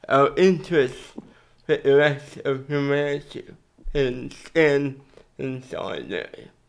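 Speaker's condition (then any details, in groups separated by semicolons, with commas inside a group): Cerebral palsy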